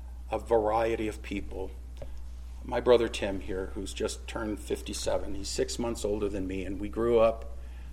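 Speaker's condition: No condition

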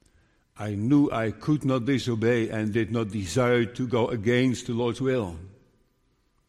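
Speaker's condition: Parkinson's disease; still preaching

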